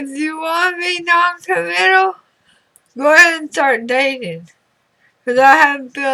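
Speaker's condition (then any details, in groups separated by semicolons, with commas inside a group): Throat cancer radiation damage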